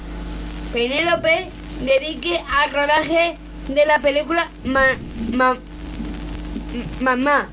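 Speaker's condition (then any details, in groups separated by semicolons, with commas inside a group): Down syndrome; reads news item aloud on live radio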